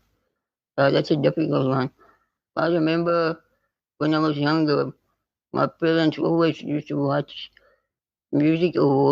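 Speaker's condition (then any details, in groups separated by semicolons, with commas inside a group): Spinal muscular atrophy type 2; type 2, progressive muscle wasting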